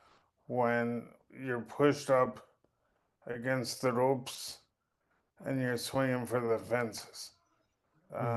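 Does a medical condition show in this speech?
Yes: cerebral palsy.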